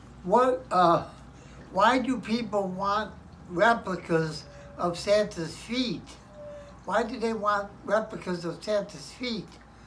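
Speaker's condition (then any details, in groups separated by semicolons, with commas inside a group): Parkinson's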